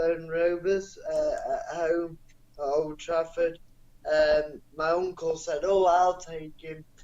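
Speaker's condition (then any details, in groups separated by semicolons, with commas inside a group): Cerebral palsy; non-progressive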